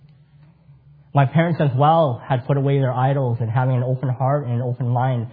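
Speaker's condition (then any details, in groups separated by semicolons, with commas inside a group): Cleft palate; congenital cleft palate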